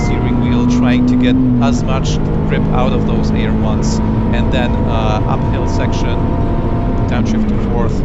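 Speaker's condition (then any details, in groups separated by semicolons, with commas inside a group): No condition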